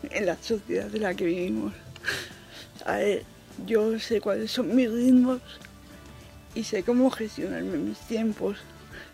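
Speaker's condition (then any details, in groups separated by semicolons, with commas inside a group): Cerebral palsy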